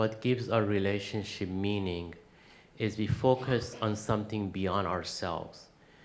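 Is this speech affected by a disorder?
No.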